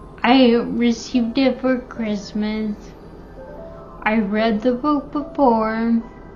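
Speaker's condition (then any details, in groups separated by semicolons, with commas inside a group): Friedreich's ataxia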